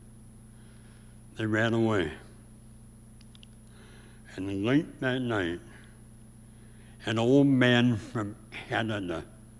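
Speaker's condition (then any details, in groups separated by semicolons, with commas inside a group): Severe speech impediment; about age 84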